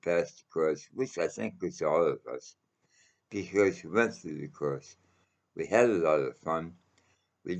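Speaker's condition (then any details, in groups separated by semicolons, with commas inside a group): Mouth cancer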